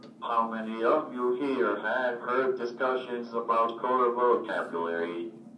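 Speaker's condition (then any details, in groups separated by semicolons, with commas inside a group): Cerebral palsy, athetoid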